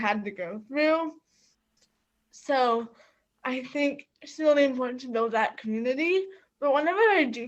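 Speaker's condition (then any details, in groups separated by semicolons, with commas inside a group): Cerebral palsy; quadriplegic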